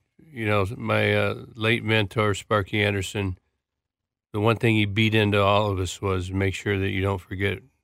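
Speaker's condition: Parkinson's disease; left hand clutching years before diagnosis, anxiety-triggered tremor, movement and coordination affected, diagnosed within two days via Peter Secchia; four years since diagnosis, movement specialist, speech therapy, Big and Loud therapy for movement, posture, voice; speech tough, learned voice correction in Big and Loud therapy

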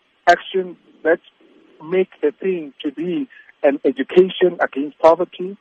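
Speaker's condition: No condition

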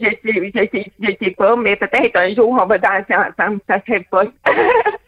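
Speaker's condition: Hearing loss with cochlear implant; hears interviewer by phone through cochlear implant, some people harder to understand by phone

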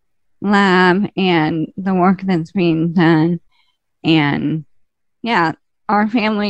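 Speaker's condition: ALS, slow progressing

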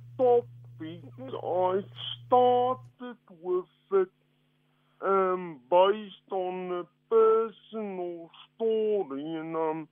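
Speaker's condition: Cerebral palsy; affects speed of communication

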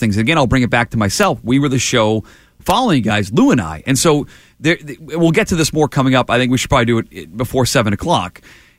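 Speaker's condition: No condition

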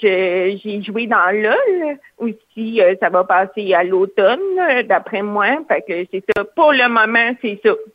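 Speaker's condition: Hearing loss, cochlear implant; cochlear implant received at age 4

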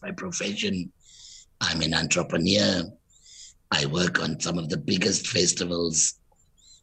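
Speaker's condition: Total laryngectomy; total laryngectomy for rare laryngeal cancer

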